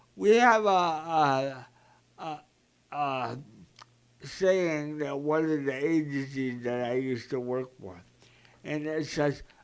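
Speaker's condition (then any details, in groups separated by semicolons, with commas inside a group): Cerebral palsy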